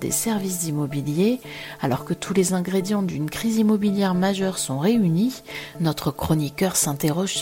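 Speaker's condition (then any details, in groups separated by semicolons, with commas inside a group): No condition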